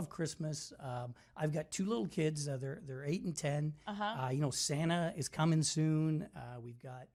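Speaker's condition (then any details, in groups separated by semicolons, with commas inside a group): No condition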